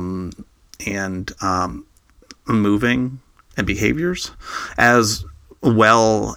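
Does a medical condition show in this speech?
Yes: stuttering; onset in childhood; here prolonged sounds.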